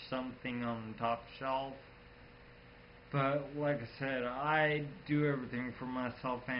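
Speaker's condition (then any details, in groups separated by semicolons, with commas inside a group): Friedreich's ataxia; genetic, progressive, nervous system; age 34, onset in high school, diagnosed at 19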